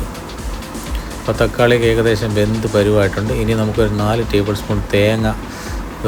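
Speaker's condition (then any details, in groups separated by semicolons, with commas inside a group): No condition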